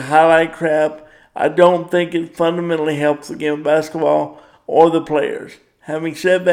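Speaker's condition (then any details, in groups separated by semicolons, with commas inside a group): Cerebral palsy; power wheelchair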